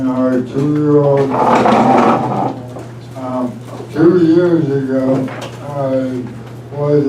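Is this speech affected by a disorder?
Yes: ALS.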